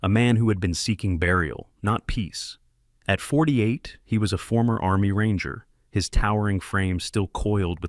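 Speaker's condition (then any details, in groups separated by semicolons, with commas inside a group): No condition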